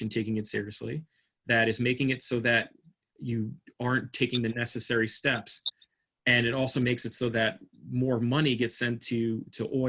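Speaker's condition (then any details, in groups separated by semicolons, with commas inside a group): No condition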